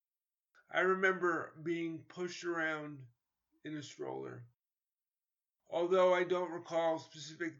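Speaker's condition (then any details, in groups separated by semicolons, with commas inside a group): Cerebral palsy; cerebral palsy from spinal meningitis contracted at birth in 1972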